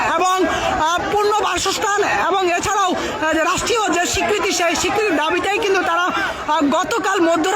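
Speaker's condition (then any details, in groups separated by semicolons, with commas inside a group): No condition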